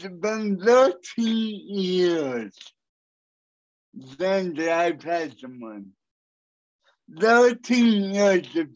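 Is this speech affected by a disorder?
Yes: cerebral palsy; cerebral palsy from birth, 37 years with condition; walking distance much reduced compared with before, suspects condition is progressive.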